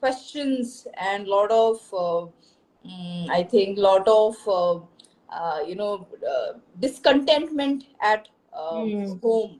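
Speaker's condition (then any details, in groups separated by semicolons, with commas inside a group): No condition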